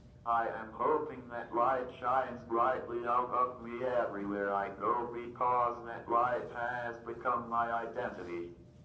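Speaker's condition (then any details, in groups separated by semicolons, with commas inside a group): Cerebral palsy, athetoid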